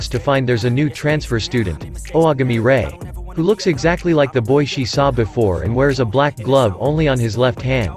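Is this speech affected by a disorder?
No.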